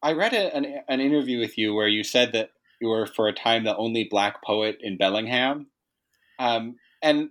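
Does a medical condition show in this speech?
No.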